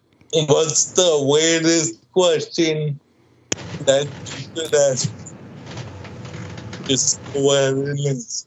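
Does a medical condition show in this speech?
Yes: cerebral palsy, mild; light case, muscles weak but working, cognition unaffected.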